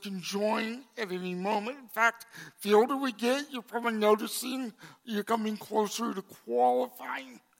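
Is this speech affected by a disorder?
Yes: cerebral palsy; congenital.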